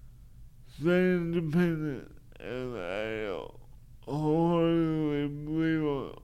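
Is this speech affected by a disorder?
Yes: cerebral palsy; limited use of arms.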